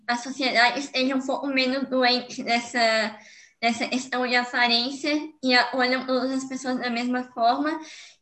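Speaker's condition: Cleft lip and palate; care at Bauru and Joinville Centrinhos, long speech therapy, home exercises; awaiting orthognathic surgery advancing maxilla, hypernasality to be corrected after, speech therapy to resume; residual hypernasality, nasal air escape likely to increase after surgery, voice still needs improvement

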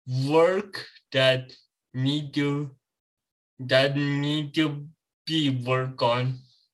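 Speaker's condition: Cerebral palsy

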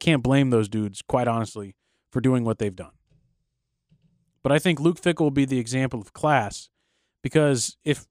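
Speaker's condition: No condition

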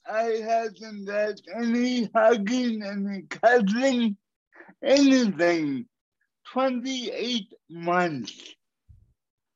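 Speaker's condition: Cerebral palsy; walking distance much reduced compared with before, suspects condition is progressive

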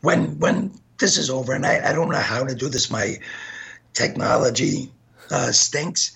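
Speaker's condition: Gunshot injury to voice box; shot 15 times

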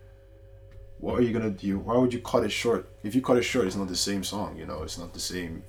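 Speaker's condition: No condition

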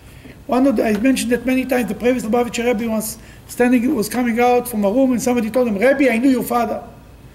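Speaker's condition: No condition

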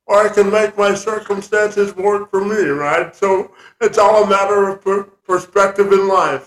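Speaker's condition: Spastic quadriplegia cerebral palsy; from birth

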